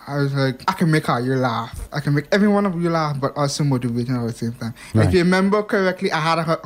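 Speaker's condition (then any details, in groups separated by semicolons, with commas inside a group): Hearing impairment; past speech impediment; past speech impediment improved with much practice, listening needs much focus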